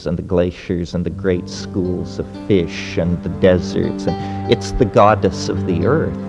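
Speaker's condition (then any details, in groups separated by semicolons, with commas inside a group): No condition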